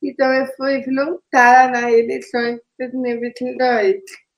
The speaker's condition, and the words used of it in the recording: Down syndrome. Um podcast com a pessoa que tem dificuldade para falar.